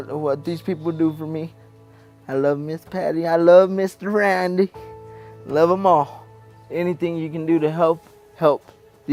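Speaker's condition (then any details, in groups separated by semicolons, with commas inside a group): Cerebral palsy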